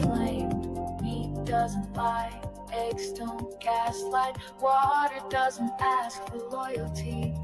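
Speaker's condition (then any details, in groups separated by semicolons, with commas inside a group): No condition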